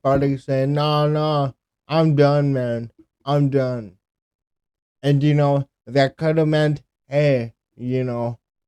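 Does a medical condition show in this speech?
Yes: cerebral palsy.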